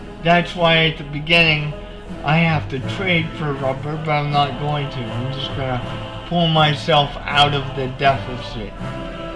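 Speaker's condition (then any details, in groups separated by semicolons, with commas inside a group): Cerebral palsy; only one hand usable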